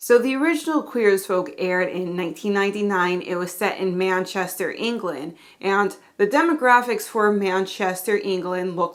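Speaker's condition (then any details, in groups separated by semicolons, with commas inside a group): No condition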